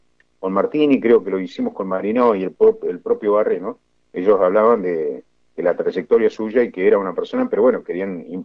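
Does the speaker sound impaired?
No.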